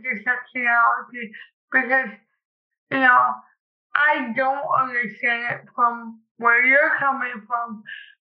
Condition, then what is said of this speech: Cerebral palsy. Like, on paper, I was a model student, but as soon as I opened my mouth, people would assume otherwise.